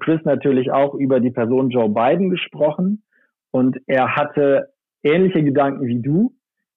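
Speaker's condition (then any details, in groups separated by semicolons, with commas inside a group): No condition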